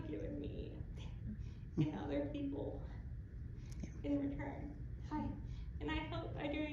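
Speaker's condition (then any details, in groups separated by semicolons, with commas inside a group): Cerebral palsy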